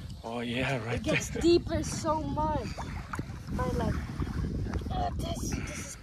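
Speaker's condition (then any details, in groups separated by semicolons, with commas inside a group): No condition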